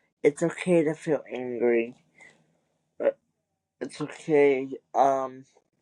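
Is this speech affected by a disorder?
Yes: cerebral palsy; wheelchair user.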